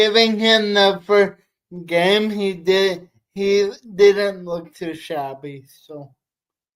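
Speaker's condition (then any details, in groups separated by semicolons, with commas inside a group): Cerebral palsy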